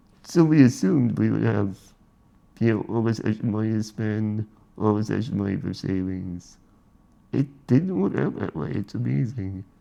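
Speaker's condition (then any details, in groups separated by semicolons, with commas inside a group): Spinal muscular atrophy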